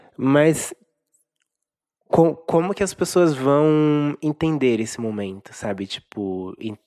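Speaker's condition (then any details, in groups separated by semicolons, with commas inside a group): Speech disfluency disorder; speech disfluency since early childhood, speech therapy with João the fono, coping strategies, stuttered heavily in college; age 30, more comfortable speaking in public, disfluency sometimes imperceptible now; pauses, heavier and sometimes very fast breathing, cannot finish whole words, repeats words; repeated sounds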